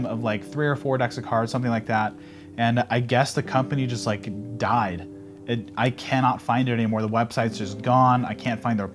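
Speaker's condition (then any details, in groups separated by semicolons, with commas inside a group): No condition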